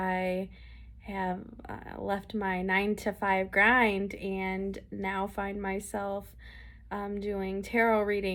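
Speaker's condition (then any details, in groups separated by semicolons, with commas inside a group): No condition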